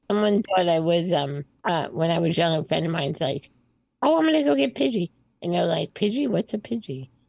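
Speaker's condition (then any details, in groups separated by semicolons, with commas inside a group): Spinal muscular atrophy type 2; from birth, slightly progressive since 20s, arms less mobile, power chair from 12, sensation unaffected; hard time talking before medication, breathing, speaking, singing now stronger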